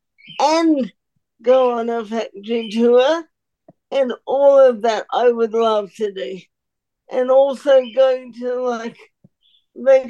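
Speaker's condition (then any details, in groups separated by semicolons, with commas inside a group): Cerebral palsy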